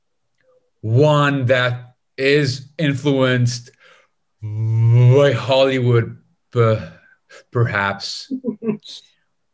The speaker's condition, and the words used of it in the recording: Stuttering. So first I learned a breathing technique to help me control the stuttering.